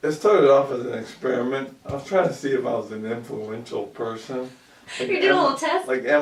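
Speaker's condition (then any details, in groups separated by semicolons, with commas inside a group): ALS; about 2 years since onset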